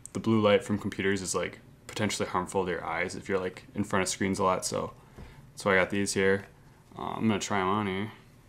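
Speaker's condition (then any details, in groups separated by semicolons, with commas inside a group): No condition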